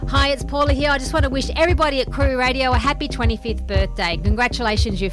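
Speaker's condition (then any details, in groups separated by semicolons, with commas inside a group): No condition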